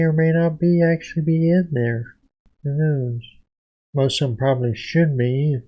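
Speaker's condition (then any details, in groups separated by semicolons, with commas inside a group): Parkinson's disease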